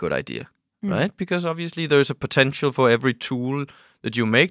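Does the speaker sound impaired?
No.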